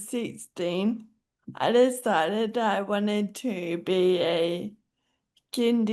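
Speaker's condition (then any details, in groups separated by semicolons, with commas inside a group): Friedreich's ataxia; neuromuscular; can no longer type; worsening speech impairment, uses phone to communicate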